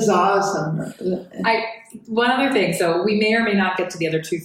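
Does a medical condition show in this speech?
No.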